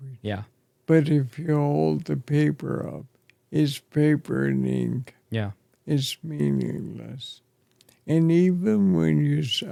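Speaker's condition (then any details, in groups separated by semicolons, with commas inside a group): ALS; affects chest and throat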